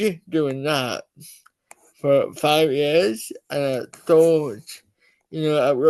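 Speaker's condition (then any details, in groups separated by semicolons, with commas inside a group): Cerebral palsy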